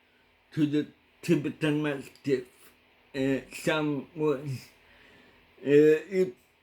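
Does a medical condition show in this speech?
Yes: cerebral palsy.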